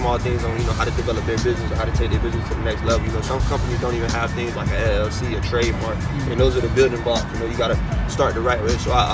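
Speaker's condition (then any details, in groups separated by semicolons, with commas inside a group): No condition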